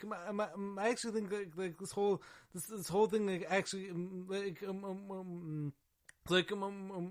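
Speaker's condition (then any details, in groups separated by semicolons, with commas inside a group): Stammering and stuttering; acquired, neurological damage from severe pneumonia, 21 antibiotics, steroids, intubation, ventilator, induced coma, stutter began later; minimal editing leaves speech issues on display; repeated sounds, repeated words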